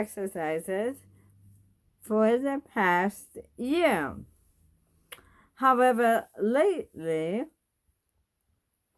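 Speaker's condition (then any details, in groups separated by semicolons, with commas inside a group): Bulbar ALS; bulbar onset, tongue fasciculations and atrophy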